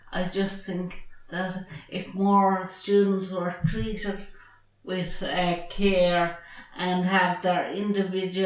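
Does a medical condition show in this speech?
Yes: traumatic brain injury; severe, car crash, cognitive challenges; several years since injury.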